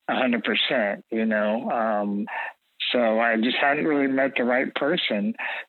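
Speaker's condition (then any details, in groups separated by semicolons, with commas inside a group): Spinal muscular atrophy type 2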